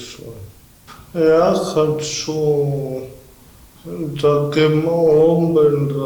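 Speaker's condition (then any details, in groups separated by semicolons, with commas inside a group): Cerebral palsy; impaired movement coordination; limited physical abilities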